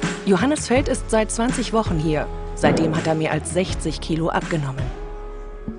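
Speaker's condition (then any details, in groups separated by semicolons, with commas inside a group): No condition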